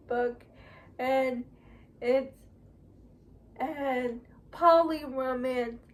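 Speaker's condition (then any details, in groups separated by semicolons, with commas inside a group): Cerebral palsy; uses wheelchair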